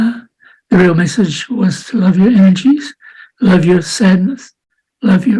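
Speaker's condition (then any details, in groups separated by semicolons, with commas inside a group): Parkinson's disease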